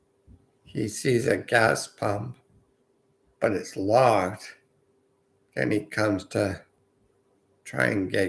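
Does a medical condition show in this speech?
Yes: multiple sclerosis.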